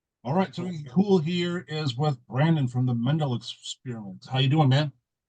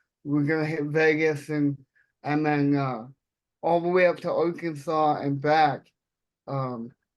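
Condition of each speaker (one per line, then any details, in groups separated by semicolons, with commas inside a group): No condition
Cerebral palsy; from birth, left side, left hand and gait; speech affected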